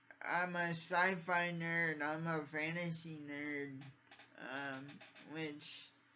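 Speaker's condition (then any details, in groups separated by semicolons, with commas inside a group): Cerebral palsy; from birth, uses wheelchair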